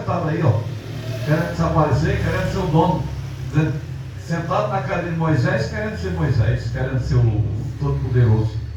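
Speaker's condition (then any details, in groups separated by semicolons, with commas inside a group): No condition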